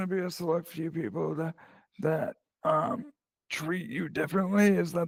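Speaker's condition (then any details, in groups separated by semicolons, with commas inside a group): Cerebral palsy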